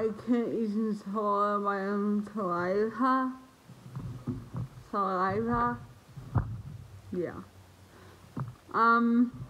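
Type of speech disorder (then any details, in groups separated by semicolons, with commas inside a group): Dysarthria; autoimmune reaction to virus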